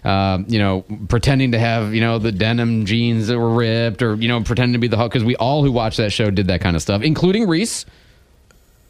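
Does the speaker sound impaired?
No.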